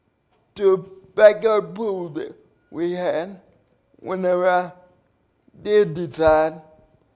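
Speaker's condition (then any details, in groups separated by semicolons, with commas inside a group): Cerebral palsy; from birth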